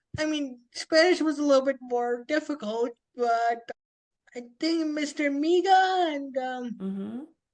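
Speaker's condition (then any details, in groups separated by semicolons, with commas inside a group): Spastic quadriplegic cerebral palsy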